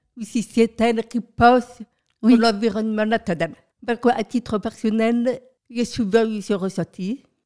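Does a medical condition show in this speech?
Yes: profound deafness from birth.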